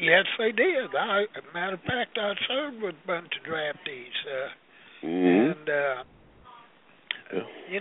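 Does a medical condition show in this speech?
Yes: Parkinson's disease; Parkinson's for quite some time, tremor, trouble with fine hand work as watchmaker.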